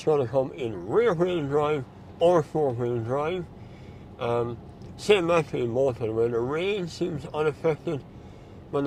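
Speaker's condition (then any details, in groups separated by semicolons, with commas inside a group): Mouth cancer surgery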